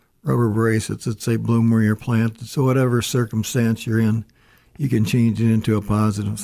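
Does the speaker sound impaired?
Yes: Parkinson's disease; uses walker, near-death experiences; stutters and stammers.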